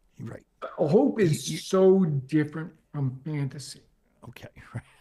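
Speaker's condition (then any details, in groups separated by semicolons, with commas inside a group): ALS; progressive, onset leg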